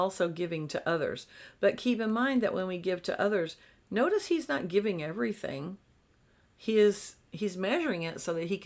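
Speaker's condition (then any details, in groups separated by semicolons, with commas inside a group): No condition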